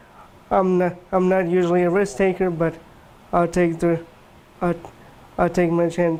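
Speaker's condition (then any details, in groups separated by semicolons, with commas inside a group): Cerebral palsy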